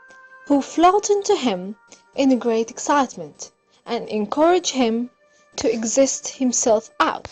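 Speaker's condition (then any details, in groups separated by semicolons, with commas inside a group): No condition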